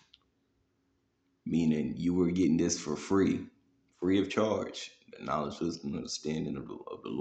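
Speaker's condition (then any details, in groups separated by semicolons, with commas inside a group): No condition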